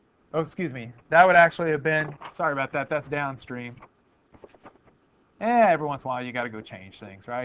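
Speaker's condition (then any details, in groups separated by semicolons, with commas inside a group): No condition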